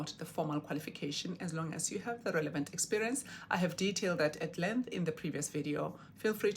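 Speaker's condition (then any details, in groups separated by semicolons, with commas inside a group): No condition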